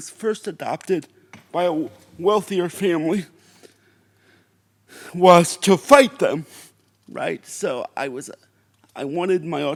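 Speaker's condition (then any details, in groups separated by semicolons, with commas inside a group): Cerebral palsy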